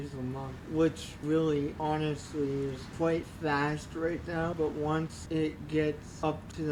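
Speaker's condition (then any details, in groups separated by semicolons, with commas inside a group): Cerebral palsy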